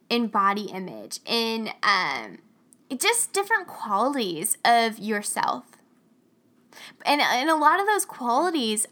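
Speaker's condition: No condition

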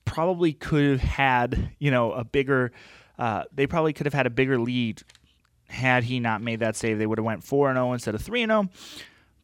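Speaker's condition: No condition

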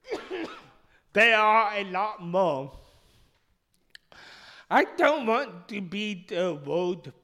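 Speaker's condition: Speech impediment; initially misdiagnosed

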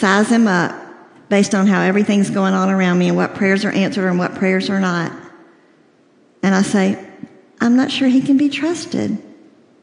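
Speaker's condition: Cleft lip and palate, severe

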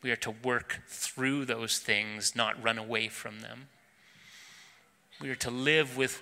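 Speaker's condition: No condition

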